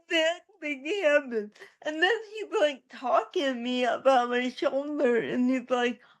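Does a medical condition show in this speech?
Yes: cerebral palsy; spastic, ataxic features.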